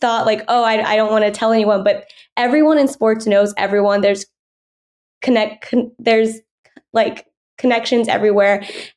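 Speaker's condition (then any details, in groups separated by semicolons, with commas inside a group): Stuttering; present since at least college; stutter could be edited out of on-air recordings, early doubts about speaking roles; repeated sounds, repeated words, prolonged sounds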